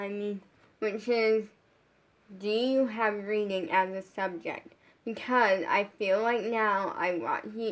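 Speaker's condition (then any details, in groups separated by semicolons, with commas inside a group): Brain injury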